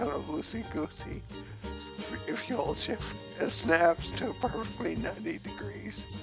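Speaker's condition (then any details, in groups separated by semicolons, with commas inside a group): Cerebellar ataxia from brain tumour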